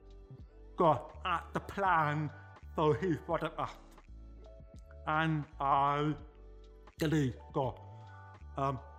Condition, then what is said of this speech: Deafness. I'm relying on lip reading and using my hand.